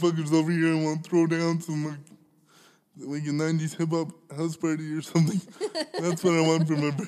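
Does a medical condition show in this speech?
Yes: cerebral palsy; smokes a lot of cannabis.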